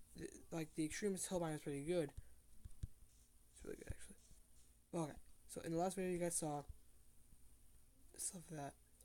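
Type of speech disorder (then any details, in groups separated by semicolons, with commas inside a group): None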